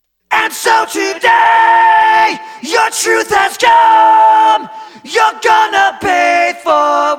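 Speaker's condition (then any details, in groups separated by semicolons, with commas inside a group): No condition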